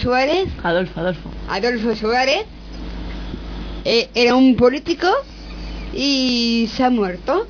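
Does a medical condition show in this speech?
Yes: Down syndrome; radio program of Fundación Síndrome de Down de Madrid.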